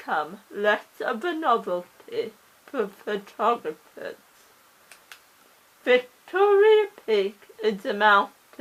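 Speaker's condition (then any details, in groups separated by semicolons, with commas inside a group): Cerebral palsy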